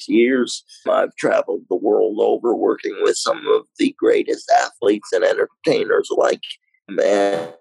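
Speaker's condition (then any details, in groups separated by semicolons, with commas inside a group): Cerebral palsy, mild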